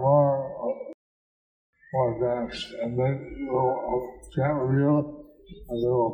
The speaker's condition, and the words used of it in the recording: Stroke. In 2008, I had a stroke, and so half my face is paralyzed.